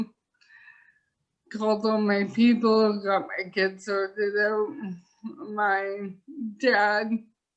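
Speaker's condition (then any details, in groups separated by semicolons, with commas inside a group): ALS; speech affected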